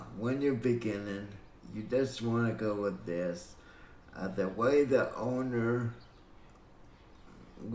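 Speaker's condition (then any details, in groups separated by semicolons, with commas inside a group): Cerebral palsy; breathing fine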